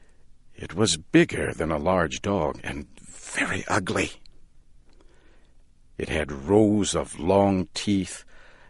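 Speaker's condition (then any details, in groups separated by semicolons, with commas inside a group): No condition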